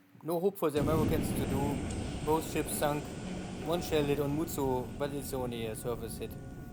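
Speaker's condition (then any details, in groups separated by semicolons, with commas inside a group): No condition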